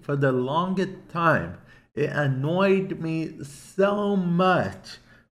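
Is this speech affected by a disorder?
Yes: cerebral palsy; affects hand-eye coordination and balance; affects speech to an extent, listener asked why speech sounds as it does.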